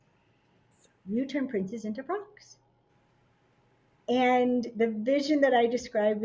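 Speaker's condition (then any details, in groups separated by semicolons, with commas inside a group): No condition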